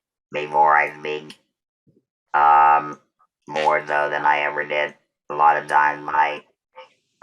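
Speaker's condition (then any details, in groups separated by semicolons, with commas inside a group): Total laryngectomy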